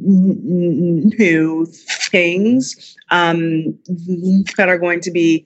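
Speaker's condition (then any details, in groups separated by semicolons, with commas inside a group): Stutter; stutter since before public speaking, lifelong fear of talking to people; pronounced stutter, at times takes a couple of seconds to say words; prolonged sounds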